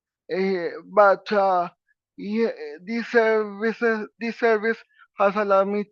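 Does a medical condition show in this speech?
Yes: cerebral palsy.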